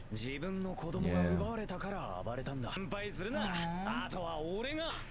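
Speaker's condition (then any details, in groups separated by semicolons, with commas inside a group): No condition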